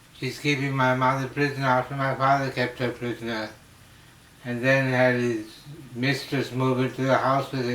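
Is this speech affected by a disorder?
Yes: slurred speech from poisoning.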